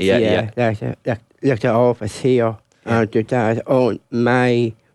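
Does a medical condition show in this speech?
Yes: Down syndrome.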